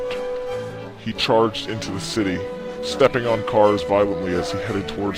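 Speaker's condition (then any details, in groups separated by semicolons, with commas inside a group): No condition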